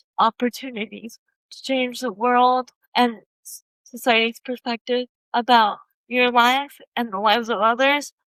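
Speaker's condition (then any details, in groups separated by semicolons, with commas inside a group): Cerebral palsy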